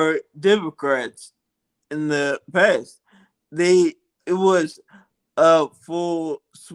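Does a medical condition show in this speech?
Yes: multiple sclerosis.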